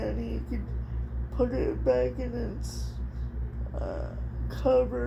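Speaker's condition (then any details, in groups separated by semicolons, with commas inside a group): Cerebral palsy; speech somewhat affected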